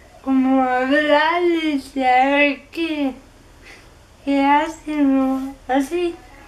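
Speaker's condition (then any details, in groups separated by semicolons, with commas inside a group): Cerebral palsy; physical disability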